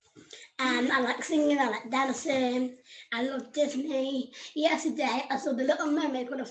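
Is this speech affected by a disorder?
Yes: Down syndrome; congenital, infant heart failure, heart surgery in infancy, stopped breathing as baby and resuscitated, chest problems, pneumonia; age 25.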